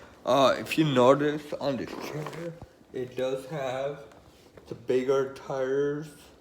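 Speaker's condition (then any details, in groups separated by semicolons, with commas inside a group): Friedreich's ataxia; electric wheelchair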